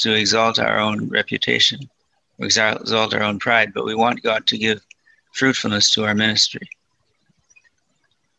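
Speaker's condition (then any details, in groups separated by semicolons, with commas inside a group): Parkinson's disease, mild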